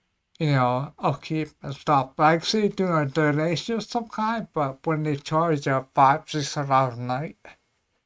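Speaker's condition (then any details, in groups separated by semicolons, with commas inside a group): Cerebellar ataxia; slurs a bit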